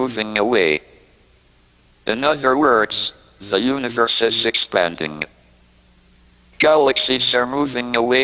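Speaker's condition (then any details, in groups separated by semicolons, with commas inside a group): ALS, speech-generating device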